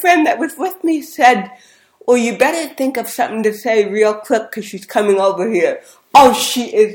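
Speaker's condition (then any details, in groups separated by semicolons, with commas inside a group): Cerebral palsy; speech therapy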